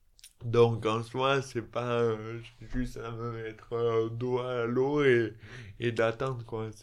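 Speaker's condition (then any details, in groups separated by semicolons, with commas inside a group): Dystonia; elocution difficulties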